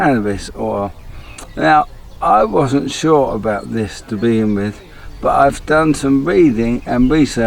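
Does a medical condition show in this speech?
Yes: ALS; speech.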